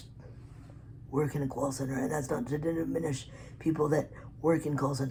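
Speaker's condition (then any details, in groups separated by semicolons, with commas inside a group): Cerebral palsy; articulate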